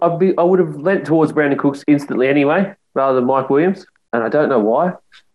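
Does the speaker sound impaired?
No.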